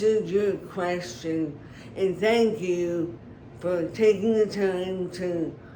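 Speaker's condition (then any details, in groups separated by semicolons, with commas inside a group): Brain injury; could not blow out candles for years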